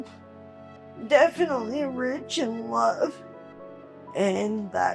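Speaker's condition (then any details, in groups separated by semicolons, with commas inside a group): Cerebral palsy, quadriplegic; quadriplegic, all four limbs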